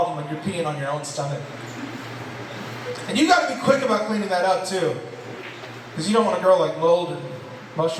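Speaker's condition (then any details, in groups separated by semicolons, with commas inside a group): No condition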